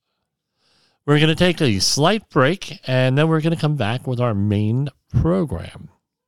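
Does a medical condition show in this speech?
Yes: cleft lip and palate.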